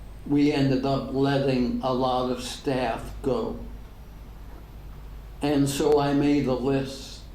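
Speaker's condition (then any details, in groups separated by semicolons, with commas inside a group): ALS; degenerative; diagnosed ten years ago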